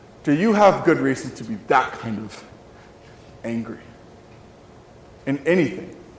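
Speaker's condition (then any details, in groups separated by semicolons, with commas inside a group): No condition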